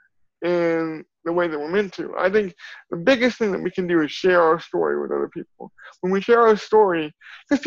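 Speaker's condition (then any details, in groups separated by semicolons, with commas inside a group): Cerebral palsy; from birth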